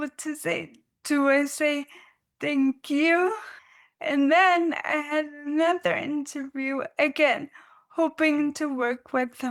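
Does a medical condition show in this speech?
Yes: dystonia; neurological movement disorder.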